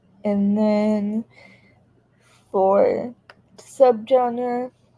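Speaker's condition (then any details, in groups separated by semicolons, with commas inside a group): Cerebral palsy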